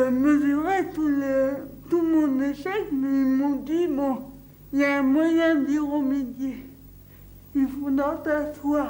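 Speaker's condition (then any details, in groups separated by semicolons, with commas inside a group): Cerebral palsy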